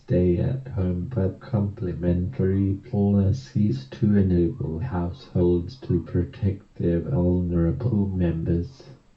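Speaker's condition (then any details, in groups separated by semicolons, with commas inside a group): Motor neurone disease; about four years since diagnosis, cannot move or hold head; cannot speak, pureed foods only, emotional lability with laughter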